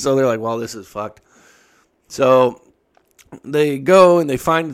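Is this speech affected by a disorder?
No.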